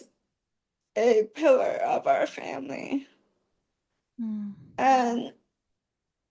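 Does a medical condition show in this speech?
Yes: ALS.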